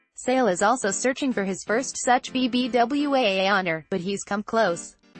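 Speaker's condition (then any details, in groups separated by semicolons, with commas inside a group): No condition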